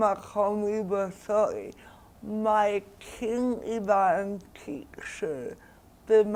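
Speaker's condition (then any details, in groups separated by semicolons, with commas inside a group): Cerebral palsy; diagnosed around age one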